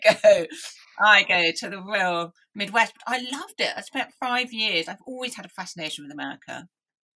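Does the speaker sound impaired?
Yes: deafness; analog hearing aids in childhood.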